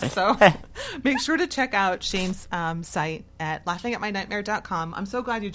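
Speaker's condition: No condition

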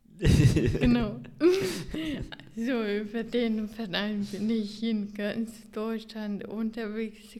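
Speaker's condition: Ataxia; hereditary ataxia, nerve disease, 100% disability status assessed last year; pronounced, several years since onset, weekly speech, occupational and physiotherapy, rehab clinic exercises; limited speech ability, communication impaired

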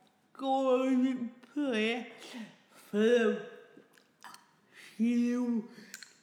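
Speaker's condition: Cerebral palsy; returned gradually

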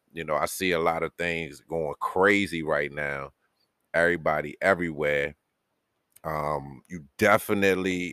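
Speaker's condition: No condition

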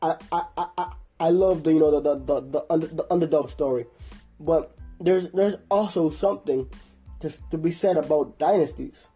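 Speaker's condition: Stuttering; repeated sounds, repeated words

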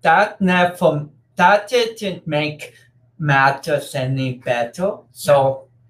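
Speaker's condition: Cerebral palsy; affects speech and coordination

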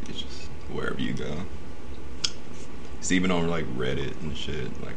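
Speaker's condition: No condition

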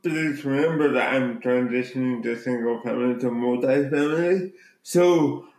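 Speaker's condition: Cerebral palsy

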